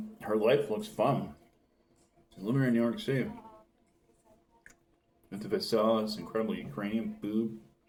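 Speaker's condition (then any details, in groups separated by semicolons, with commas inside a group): No condition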